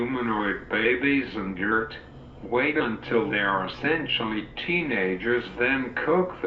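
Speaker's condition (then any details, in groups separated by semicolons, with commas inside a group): Cerebral palsy; uses wheelchair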